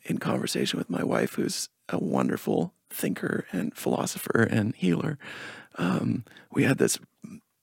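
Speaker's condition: Spasmodic dysphonia; linked to singing training

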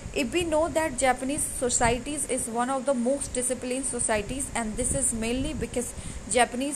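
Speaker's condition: No condition

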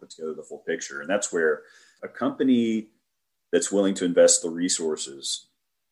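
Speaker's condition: No condition

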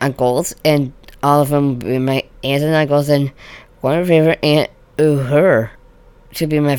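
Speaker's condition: Down syndrome

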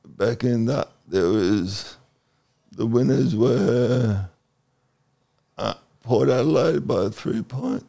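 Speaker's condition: Cerebral palsy; second COVID vaccine dose

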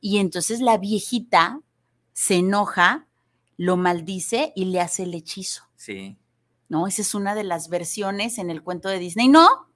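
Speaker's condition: No condition

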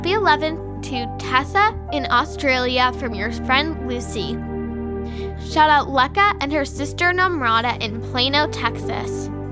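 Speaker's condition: No condition

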